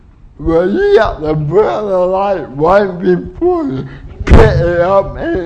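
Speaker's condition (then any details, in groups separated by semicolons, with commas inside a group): Cerebral palsy; uses wheelchair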